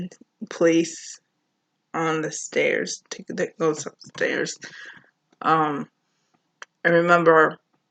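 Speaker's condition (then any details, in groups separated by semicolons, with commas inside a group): Cerebral palsy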